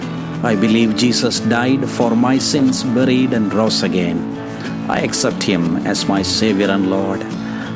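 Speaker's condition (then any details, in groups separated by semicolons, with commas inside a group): No condition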